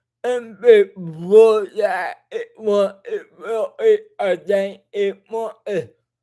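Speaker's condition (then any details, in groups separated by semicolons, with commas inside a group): Cerebral palsy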